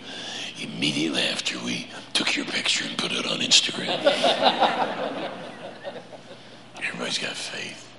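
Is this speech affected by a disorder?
Yes: laryngeal cancer; 35 treatments over about seven weeks.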